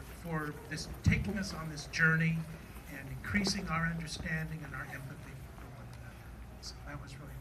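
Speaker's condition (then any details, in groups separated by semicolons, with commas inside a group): No condition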